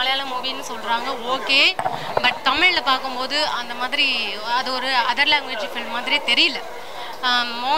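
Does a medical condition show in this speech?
No.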